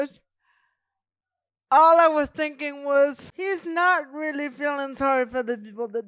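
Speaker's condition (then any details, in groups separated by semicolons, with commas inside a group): Cerebral palsy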